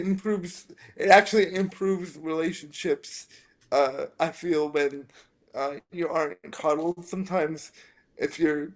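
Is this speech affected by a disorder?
Yes: spastic quadriplegic cerebral palsy; uses wheelchair.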